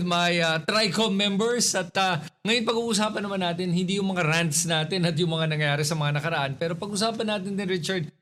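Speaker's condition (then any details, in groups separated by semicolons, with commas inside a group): No condition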